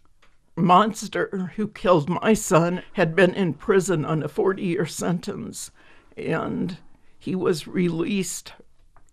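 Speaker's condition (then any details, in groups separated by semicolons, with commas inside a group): Spasmodic dysphonia; vocal cord tremor; voice straining from emotion mixed with condition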